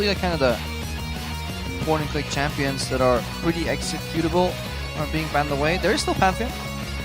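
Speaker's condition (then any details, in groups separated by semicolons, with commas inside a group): No condition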